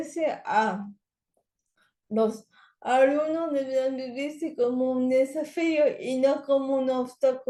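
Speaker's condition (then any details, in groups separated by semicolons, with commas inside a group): Cerebral palsy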